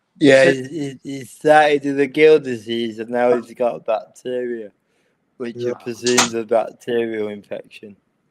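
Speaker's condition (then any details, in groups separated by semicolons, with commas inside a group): Cerebral palsy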